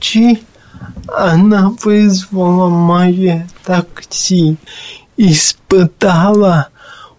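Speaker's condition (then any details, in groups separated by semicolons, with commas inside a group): Cerebral palsy; since birth, born apparently lifeless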